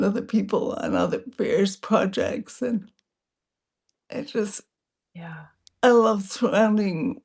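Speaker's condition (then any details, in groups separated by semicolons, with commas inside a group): Multiple sclerosis; progressive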